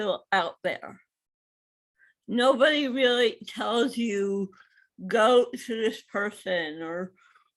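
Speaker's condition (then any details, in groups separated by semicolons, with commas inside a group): Cerebral palsy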